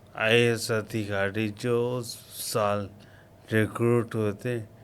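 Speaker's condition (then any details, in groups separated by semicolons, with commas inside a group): Coma after road accident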